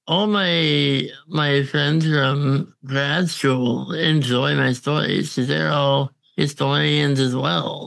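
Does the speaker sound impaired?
Yes: congenital muscular dystrophy; diagnosed at 6 months, chronically physically disabled.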